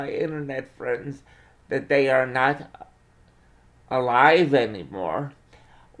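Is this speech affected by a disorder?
Yes: cerebral palsy.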